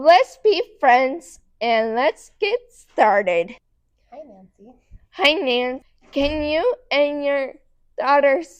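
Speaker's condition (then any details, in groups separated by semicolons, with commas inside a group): Cerebral palsy; affects muscles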